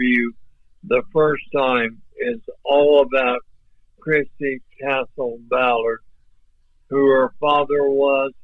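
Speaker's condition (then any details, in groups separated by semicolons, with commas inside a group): ALS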